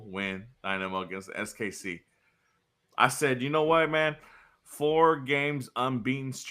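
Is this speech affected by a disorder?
No.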